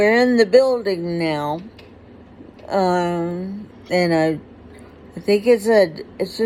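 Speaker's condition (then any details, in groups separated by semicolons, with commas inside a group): Huntington's disease; inherited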